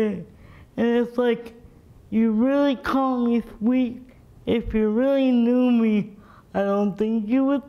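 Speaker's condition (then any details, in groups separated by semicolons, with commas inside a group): Cerebral palsy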